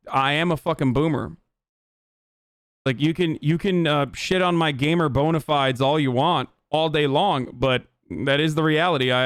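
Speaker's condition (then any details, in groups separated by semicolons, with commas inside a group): No condition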